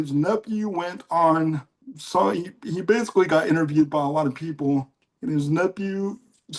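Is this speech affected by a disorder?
Yes: cerebral palsy; mild case.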